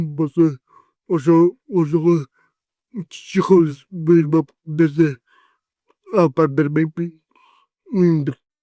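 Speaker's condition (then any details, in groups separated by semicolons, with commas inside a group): Cerebral palsy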